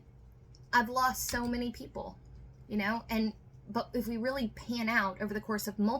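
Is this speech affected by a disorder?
No.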